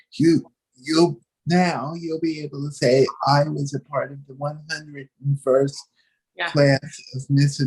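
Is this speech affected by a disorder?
Yes: cerebral palsy.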